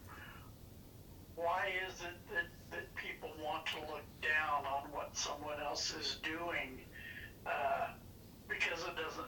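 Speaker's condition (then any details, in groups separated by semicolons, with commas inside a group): Parkinson's disease; diagnosed 5-6 years ago, hand tremors, deep brain stimulation both sides, first 1.5 years ago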